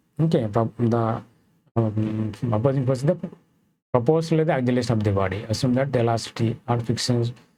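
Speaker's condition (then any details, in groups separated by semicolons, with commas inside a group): No condition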